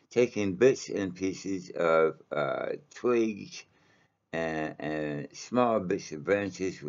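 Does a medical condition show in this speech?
Yes: mouth cancer.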